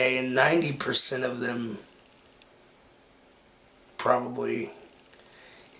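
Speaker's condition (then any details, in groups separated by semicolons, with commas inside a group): Cerebral palsy; takes medication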